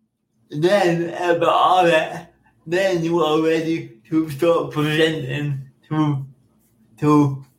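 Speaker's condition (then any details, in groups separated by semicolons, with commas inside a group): Cerebral palsy; cerebral palsy from birth, caused by oxygen loss at birth, affects motor skills; speech impairments, speech therapy from age seven with jeff in orlando, school speaking device declined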